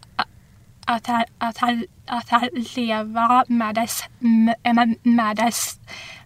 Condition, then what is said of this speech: Stuttering. Men ni två har en helt olika stamning, det märker man ju direkt.